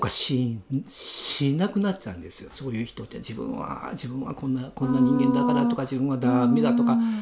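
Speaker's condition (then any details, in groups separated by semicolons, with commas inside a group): Stuttering; long-standing, man in his fifties, coped by changing methods rather than trying to remove stutter; repeated sounds, repeated words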